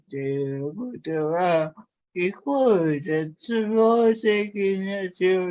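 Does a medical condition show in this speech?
Yes: cerebral palsy; severe, uses a wheelchair.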